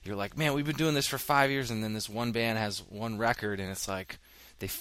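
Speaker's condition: No condition

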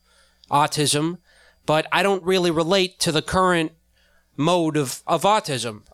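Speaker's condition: No condition

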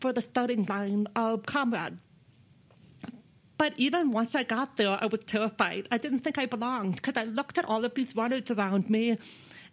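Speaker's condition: Deafness; friend read interviewers' questions during interview, interviewers' voices dubbed in later

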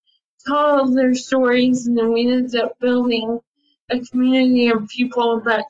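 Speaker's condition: ALS; attends ALS clinic

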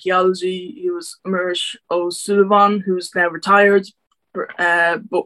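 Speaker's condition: No condition

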